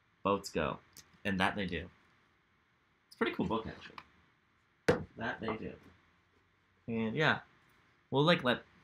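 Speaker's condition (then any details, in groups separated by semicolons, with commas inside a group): No condition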